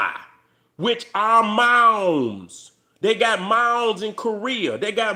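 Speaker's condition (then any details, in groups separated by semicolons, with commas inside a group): No condition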